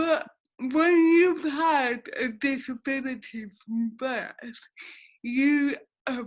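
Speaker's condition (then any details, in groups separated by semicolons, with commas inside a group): Cerebral palsy; affects speech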